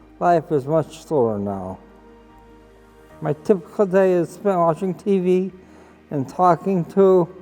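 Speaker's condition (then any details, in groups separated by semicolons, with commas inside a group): Traumatic brain injury; hit by car on motorcycle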